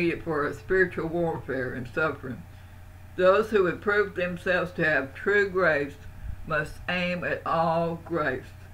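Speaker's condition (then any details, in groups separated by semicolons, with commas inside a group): Parkinson's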